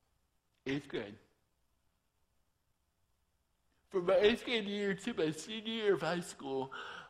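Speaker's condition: Torsion dystonia; mild fibular cerebral palsy from birth, hand tremor found at age 5, rare torsion dystonia; drug-free, walking again after 2.5 years of water therapy, body still not controllable; vocal cords twist with torso, voice cannot be controlled, altered speech

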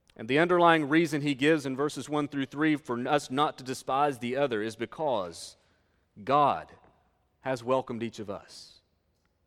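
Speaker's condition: No condition

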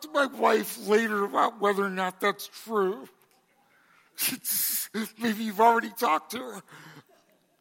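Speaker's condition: Cerebral palsy; congenital

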